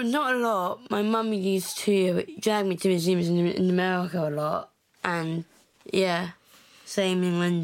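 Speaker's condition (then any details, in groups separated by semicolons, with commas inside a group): Down syndrome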